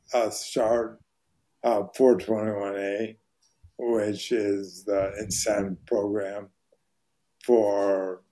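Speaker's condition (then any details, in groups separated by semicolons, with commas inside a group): ALS; voice very hoarse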